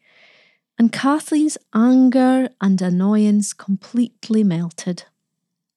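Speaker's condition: No condition

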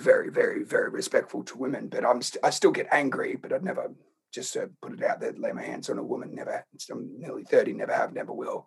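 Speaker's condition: Laryngeal cancer; croaky voice, speaks at low tone, hard to project voice

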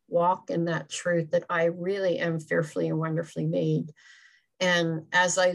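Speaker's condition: Cleft palate; congenital, extremely severe

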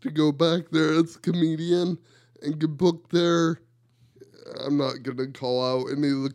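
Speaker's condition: Cerebral palsy; two months premature

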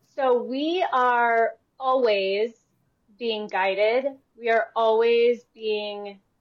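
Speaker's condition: No condition

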